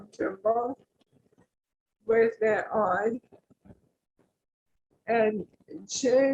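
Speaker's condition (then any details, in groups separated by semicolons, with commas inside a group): ALS; tracheostomy; arms do not work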